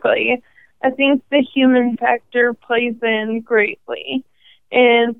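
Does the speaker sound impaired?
Yes: ALS; probable category ALS, first symptoms noticed in hand, 18 months to diagnosis, diagnosed at 27.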